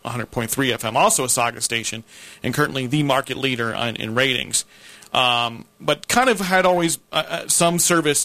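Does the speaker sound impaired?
No.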